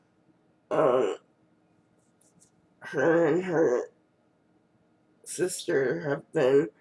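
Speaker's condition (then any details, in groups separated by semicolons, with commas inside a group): Cerebral palsy; first word not said quite right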